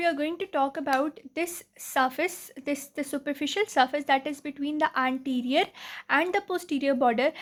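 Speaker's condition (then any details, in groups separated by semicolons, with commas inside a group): No condition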